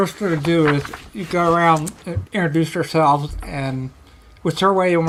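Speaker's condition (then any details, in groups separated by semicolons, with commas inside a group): Ataxia; may slur speech, may sound drunk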